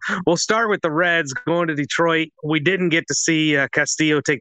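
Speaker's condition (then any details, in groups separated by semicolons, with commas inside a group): No condition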